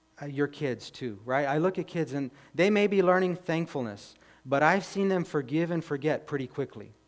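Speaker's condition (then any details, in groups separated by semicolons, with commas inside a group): No condition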